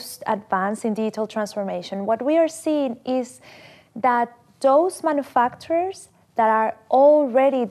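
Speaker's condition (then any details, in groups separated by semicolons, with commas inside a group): No condition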